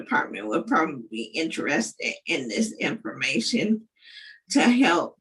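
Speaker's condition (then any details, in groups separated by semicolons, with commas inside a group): Cerebral palsy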